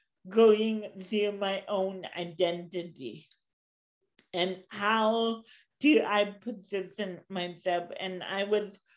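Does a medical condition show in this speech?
Yes: cerebral palsy.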